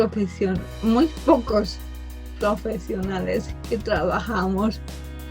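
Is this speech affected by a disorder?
Yes: cerebral palsy from birth.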